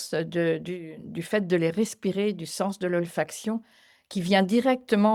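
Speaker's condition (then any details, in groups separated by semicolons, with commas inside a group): No condition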